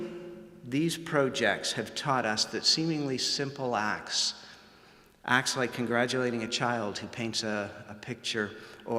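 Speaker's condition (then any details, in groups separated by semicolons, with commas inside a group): No condition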